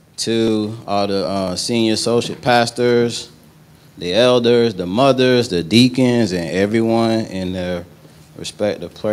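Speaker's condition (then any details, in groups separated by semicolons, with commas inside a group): No condition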